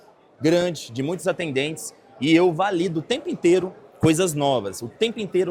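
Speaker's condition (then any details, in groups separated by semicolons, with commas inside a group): No condition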